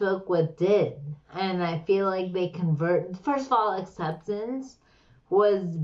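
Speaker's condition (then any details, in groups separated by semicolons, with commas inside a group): Slurred speech; chronic Lyme disease affecting brain; slurred speech, like stroke patient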